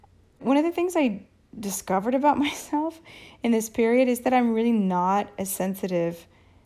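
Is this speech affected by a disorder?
No.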